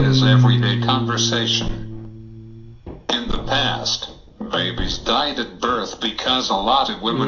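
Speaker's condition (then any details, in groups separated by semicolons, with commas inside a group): Cerebral palsy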